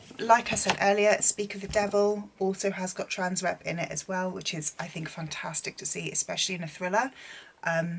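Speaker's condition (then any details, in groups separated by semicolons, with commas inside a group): No condition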